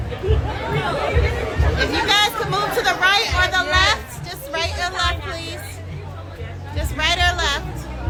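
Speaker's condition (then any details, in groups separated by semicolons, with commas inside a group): No condition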